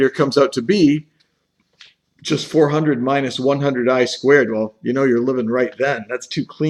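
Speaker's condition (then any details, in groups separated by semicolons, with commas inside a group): No condition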